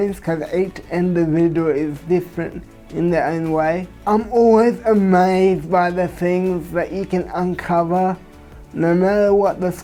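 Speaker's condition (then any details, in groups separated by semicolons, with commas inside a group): Cerebral palsy; from birth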